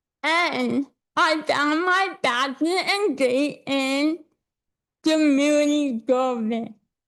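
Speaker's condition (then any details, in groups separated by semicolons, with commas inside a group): Cerebral palsy; affects hands and legs; lifelong therapy; speech affected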